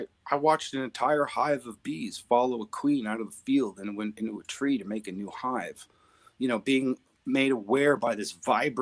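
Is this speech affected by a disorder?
No.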